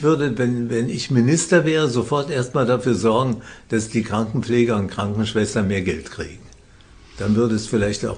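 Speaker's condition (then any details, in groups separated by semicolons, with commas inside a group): Parkinson's disease; physically active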